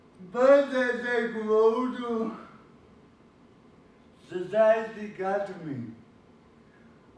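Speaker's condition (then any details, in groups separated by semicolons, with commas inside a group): Cerebral palsy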